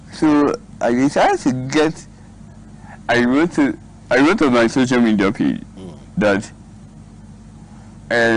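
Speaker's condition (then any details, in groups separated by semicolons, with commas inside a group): Cerebral palsy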